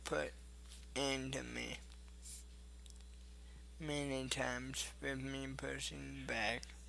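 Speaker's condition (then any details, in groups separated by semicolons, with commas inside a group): Cerebral palsy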